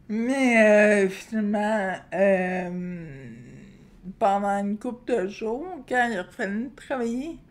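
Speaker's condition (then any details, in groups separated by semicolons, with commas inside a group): Friedreich's ataxia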